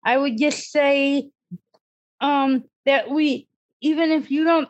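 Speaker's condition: Cerebral palsy; disability since childhood

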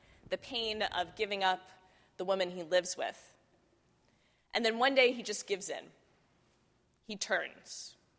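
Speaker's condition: No condition

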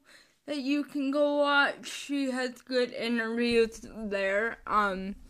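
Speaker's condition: Cerebral palsy; chronic illness and disability

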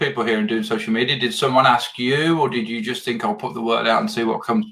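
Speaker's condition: No condition

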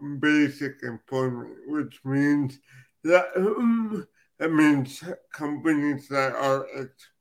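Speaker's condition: Cerebral palsy; from birth

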